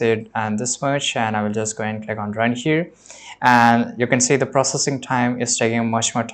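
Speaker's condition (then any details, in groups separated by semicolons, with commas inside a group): No condition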